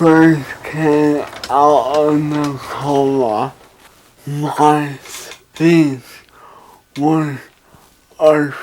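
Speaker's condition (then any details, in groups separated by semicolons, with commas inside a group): Traumatic brain injury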